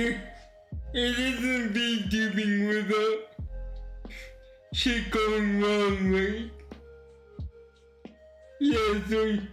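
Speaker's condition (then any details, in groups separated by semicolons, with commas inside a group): Cerebral palsy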